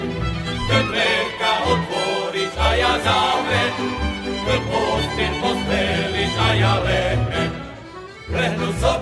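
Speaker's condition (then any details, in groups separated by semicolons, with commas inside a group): No condition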